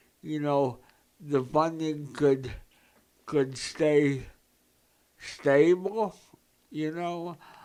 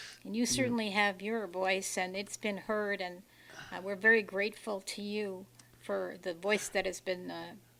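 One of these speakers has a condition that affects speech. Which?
The first: cerebral palsy; present from birth.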